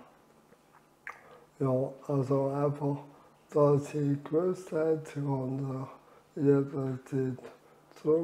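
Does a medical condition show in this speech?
Yes: amyotrophic lateral sclerosis.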